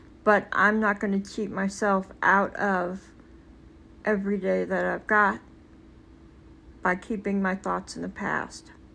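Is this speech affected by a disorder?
Yes: cerebral palsy; speech noticeably atypical.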